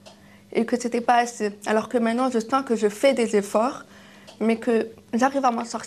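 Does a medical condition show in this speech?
Yes: deafness, acquired deafness, kidney-disease related; kidney disease from age 1.5 damaged ears, progressive loss, hearing aids, left ear deaf at 20.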